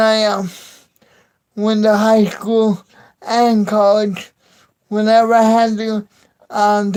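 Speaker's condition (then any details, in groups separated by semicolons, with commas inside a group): Cerebral palsy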